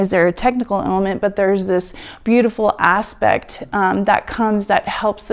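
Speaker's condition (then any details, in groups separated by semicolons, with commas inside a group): No condition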